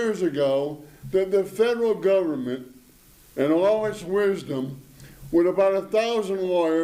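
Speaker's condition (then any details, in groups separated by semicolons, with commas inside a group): Parkinson's disease; attributed to Agent Orange exposure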